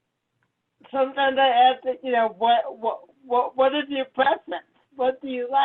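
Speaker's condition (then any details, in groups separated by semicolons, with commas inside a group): Cerebral palsy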